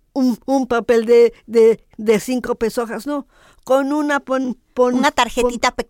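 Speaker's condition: Down syndrome; adult woman

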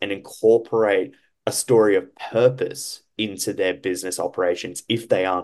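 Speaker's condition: No condition

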